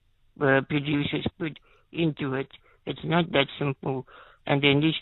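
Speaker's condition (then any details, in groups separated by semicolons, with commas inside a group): Spinal muscular atrophy, type 2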